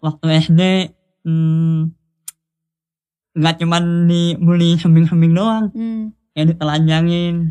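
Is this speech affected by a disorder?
Yes: cleft lip (sumbing); cleft lip (celah bibir) from birth; voice affected, speech unclear by own account, concern about phone calls.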